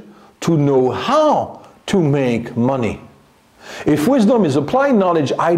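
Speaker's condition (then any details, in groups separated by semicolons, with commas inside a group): No condition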